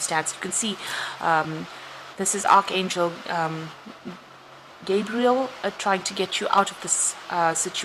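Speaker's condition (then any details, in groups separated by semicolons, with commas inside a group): No condition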